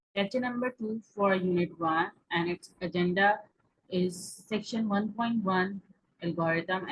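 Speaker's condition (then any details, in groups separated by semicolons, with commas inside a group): No condition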